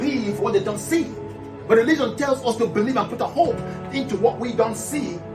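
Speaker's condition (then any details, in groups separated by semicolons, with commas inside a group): No condition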